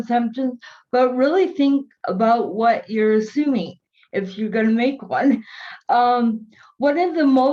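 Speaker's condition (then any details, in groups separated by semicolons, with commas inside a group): Cerebral palsy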